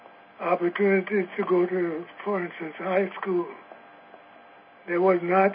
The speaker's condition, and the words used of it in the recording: Parkinson's disease. Well, listen, Annie, it's been pretty choppy up until now, and I understand he's having some difficulty.